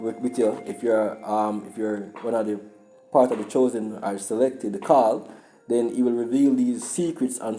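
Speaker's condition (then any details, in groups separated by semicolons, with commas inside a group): No condition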